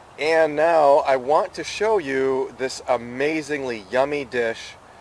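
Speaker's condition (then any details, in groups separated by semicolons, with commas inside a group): No condition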